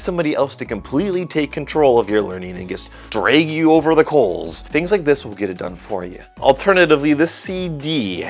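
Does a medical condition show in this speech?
No.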